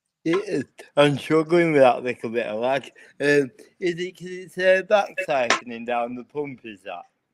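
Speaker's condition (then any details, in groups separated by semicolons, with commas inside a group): Cerebral palsy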